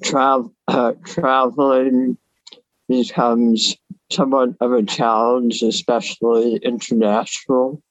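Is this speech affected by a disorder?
Yes: oral cancer salvage surgery, partial tongue, mandible and soft palate resection; 12-hour salvage surgery, MD Anderson, removed left lower jawbone, esophageal nerves, soft palate hole; severe dysphagia since salvage surgery, supraglottal swallow, Tongometer tongue training for safer swallow and articulation.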